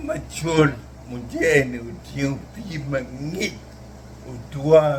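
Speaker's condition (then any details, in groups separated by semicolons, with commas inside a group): Neurological disease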